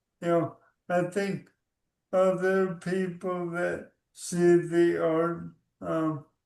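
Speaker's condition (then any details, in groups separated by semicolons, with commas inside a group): ALS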